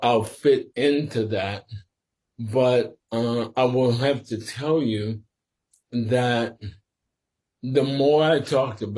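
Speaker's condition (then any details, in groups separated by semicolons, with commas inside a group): Sporadic ALS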